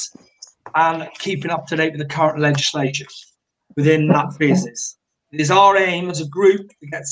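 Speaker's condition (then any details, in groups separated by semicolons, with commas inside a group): No condition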